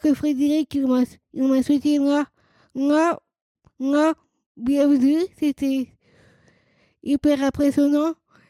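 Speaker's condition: Down syndrome, trisomy 21

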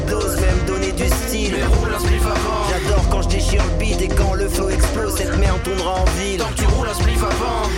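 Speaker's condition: No condition

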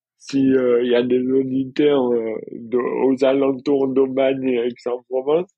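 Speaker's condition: Dystonia; receives injections

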